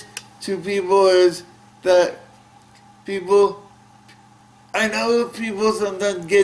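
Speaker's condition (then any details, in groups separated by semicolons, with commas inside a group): Cerebral palsy; from birth, uses wheelchair, tight hands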